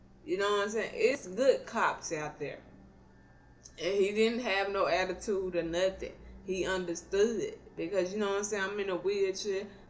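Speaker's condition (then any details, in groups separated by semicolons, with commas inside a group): Cerebral palsy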